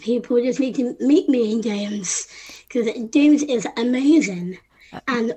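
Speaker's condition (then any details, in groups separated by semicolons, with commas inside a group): Down syndrome; congenital, adult woman aged 25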